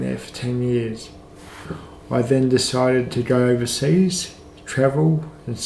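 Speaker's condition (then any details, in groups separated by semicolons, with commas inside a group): Cerebral palsy, mild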